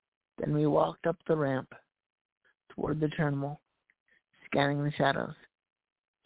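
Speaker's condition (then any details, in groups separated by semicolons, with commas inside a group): Cerebral palsy; voice improved over last year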